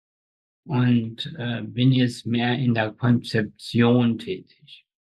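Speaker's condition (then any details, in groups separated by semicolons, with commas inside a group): Spastic tetraparesis; all four limbs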